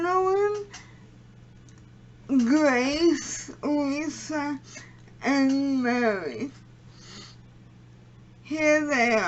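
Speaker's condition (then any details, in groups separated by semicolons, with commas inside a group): Cerebral palsy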